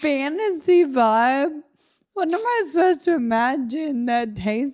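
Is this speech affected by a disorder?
Yes: Friedreich's ataxia; wheelchair user, gets around and functions independently, partner Matt makes daily life easier; symptoms vary day to day.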